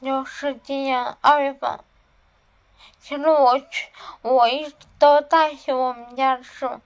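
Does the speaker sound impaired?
Yes: cerebellar atrophy, hereditary; cannot hold pen, cannot manage stairs or go out alone since COVID, falls.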